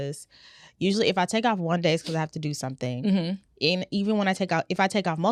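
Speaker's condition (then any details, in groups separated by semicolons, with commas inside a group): No condition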